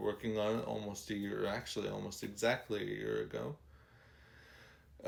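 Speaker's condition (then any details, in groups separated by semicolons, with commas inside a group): ALS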